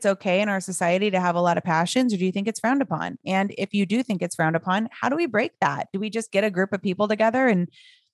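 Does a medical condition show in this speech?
No.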